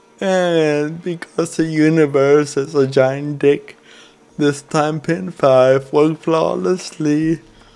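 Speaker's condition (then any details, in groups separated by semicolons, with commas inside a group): Cerebral palsy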